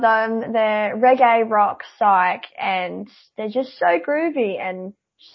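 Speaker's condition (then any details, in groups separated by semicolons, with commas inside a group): Cleft palate; congenital cleft palate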